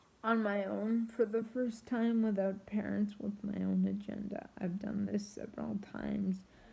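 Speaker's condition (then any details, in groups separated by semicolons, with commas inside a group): Triplegic cerebral palsy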